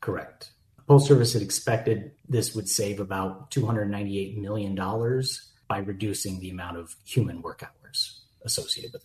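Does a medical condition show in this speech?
No.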